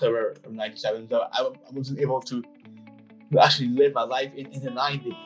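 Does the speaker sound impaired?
Yes: Down syndrome; 25-year-old man; described as very articulate in giving details, public speaker, gave TEDx talk, hosts own podcast.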